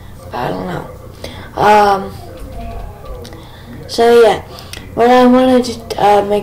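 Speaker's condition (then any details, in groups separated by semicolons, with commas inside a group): Cerebral palsy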